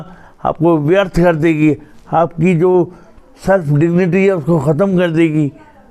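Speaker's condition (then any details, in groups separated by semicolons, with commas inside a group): Cerebral palsy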